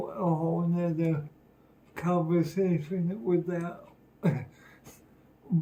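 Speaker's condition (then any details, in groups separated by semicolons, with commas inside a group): Cerebral palsy; uses wheelchair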